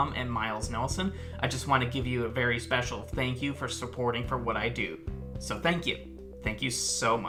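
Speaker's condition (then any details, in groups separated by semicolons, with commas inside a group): No condition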